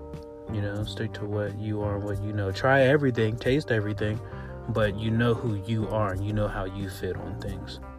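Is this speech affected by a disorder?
No.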